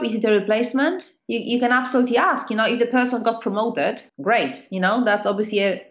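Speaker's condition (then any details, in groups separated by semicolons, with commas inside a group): No condition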